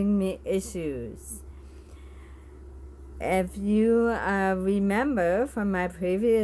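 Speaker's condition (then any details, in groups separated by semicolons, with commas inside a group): Bulbar onset ALS; bulbar onset, tongue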